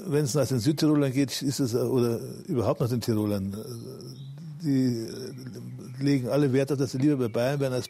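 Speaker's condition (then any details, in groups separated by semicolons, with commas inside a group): Parkinson's disease; public for about 11 years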